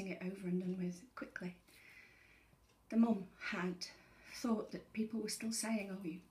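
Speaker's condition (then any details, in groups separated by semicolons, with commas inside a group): No condition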